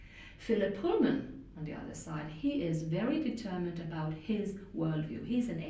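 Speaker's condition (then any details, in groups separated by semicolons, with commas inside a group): No condition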